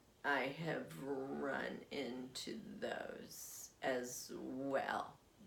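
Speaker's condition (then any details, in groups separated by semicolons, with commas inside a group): Essential tremor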